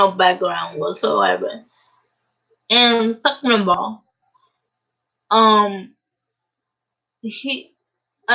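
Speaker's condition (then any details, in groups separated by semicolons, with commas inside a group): Cerebral palsy; uses a wheelchair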